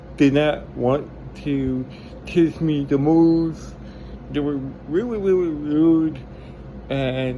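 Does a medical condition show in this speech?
Yes: cerebral palsy.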